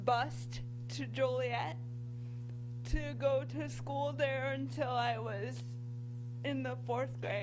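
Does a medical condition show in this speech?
Yes: cerebral palsy; from birth.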